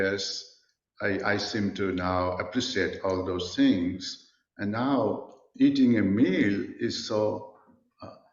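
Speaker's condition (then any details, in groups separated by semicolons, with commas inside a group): No condition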